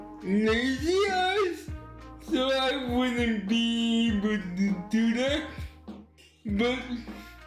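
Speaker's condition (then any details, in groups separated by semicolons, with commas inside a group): Cerebral palsy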